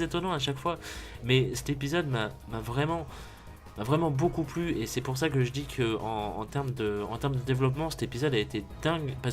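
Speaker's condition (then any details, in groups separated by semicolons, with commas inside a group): No condition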